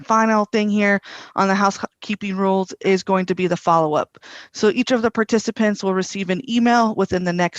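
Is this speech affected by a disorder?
No.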